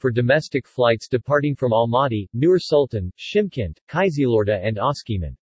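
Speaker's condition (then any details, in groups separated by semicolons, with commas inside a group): No condition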